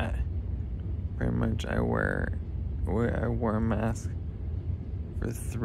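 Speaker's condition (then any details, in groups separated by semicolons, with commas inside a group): Traumatic brain injury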